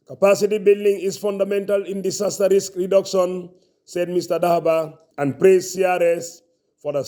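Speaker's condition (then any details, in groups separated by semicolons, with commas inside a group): No condition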